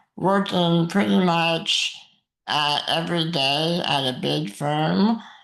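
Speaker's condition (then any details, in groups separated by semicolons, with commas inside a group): Muscular dystrophy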